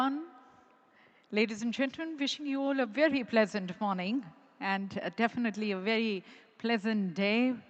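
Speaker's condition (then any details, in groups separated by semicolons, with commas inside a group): No condition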